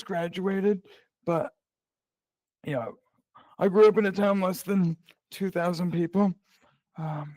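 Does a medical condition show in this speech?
Yes: cerebral palsy.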